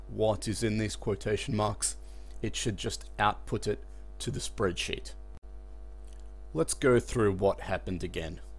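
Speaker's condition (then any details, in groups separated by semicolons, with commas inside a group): No condition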